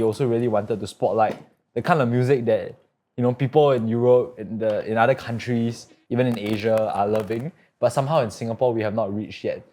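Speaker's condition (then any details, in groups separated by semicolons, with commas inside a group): No condition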